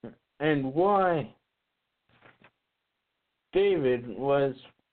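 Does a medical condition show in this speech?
Yes: cerebral palsy; speech may sound drunk to radio listeners.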